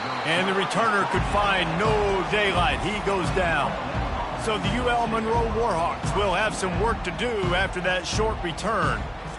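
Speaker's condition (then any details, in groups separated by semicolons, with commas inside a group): No condition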